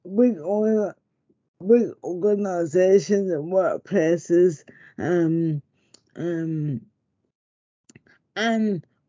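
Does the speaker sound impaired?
Yes: motor neurone disease; diagnosed after months of speech difficulties, sees speech therapist; speech sounds different, listeners mistake it for stroke, relatives abroad tell her not to speak.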